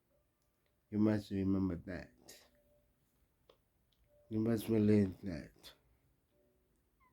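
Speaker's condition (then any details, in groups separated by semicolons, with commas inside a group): Traumatic brain injury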